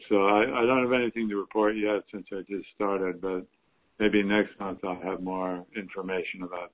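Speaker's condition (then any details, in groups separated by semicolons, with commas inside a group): Parkinson's disease; past acupuncture without benefit; symptoms worsened by recent stressful move, just started Chinese herbal tonics, acupuncture planned by Korean practitioner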